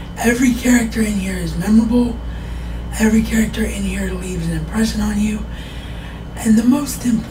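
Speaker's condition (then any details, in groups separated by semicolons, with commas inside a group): Cerebral palsy; wheelchair bound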